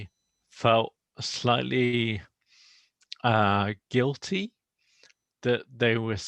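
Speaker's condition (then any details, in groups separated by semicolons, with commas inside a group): Motor neuron disease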